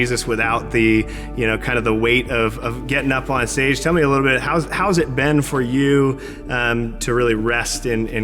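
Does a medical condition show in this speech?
No.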